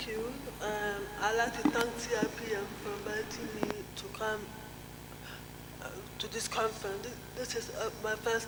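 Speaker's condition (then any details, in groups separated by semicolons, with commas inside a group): Cerebral palsy; caused by untreated newborn jaundice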